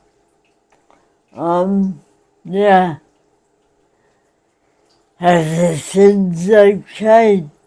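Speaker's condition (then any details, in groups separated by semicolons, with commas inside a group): Cerebral palsy; spastic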